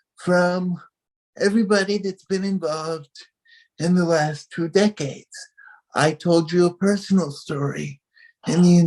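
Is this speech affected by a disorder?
Yes: cerebral palsy.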